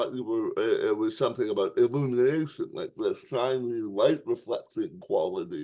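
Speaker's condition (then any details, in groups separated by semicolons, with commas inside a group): Tongue cancer surgery, tongue graft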